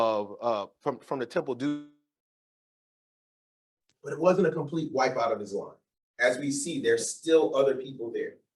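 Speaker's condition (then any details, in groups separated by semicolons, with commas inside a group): No condition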